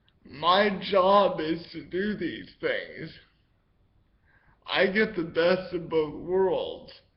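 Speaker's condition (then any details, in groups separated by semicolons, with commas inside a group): Cerebral palsy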